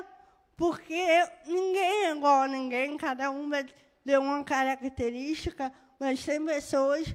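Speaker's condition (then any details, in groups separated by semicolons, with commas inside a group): Cerebral palsy; birth brain injury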